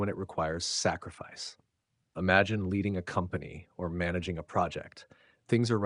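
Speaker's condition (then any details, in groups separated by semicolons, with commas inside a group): No condition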